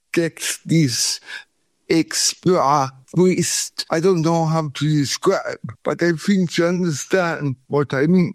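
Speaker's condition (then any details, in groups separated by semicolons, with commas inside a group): Cerebral palsy; pain back within 3 days in Sweden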